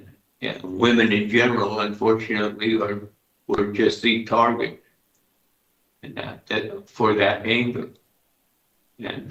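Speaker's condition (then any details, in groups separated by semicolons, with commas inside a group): Parkinson's disease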